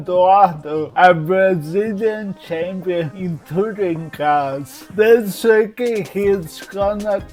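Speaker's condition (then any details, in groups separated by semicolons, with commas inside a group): Cerebral palsy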